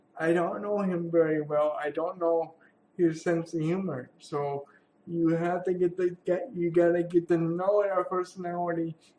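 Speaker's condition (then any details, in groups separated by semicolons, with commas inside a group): Cerebral palsy; has had surgery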